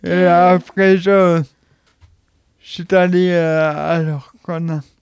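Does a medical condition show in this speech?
Yes: cerebral palsy; since birth, respite house since age 8 or 9.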